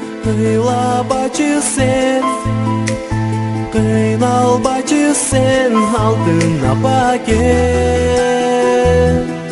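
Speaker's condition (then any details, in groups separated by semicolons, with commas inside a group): No condition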